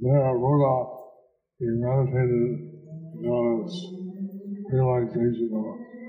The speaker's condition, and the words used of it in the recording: Stroke. That way, those who are not used to hearing me speak can understand.